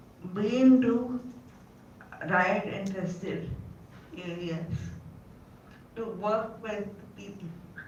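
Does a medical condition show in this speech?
Yes: cerebral palsy; caused by encephalitis.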